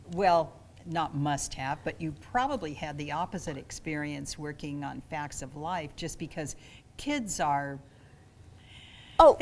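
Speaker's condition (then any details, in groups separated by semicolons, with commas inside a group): No condition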